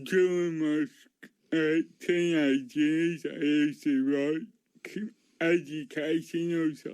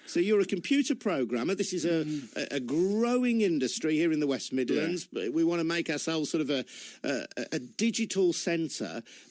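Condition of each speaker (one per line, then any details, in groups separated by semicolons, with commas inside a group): Cerebral palsy; speech noticeably affected
No condition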